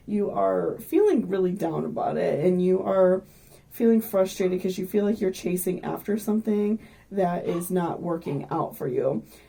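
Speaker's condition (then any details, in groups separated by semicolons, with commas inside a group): No condition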